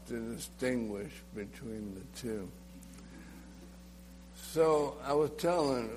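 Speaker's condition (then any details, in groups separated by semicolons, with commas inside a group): ALS; slurred, slow speech, choking, spitting, swallowing problems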